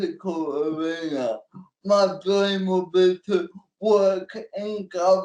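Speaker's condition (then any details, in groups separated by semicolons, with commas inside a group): Cerebral palsy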